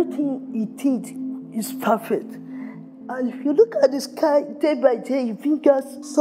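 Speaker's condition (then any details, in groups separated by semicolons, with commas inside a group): Severe cerebral palsy; uses wheelchair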